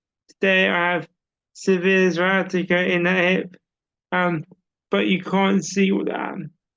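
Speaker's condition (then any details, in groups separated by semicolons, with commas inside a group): Cerebral palsy; uses wheelchair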